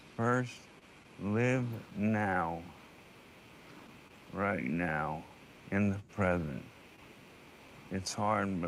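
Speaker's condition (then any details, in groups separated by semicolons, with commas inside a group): ALS; first symptom in one hand, likely bulbar form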